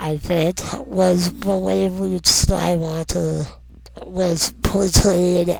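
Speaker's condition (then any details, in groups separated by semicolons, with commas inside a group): Non-progressive muscular dystrophy; rare non-progressive muscular dystrophy from birth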